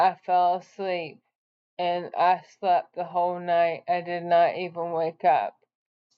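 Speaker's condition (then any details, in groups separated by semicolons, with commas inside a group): ALS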